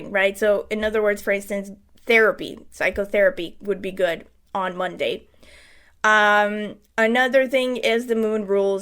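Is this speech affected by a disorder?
No.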